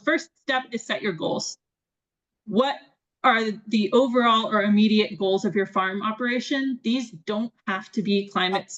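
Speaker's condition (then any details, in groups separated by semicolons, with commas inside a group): No condition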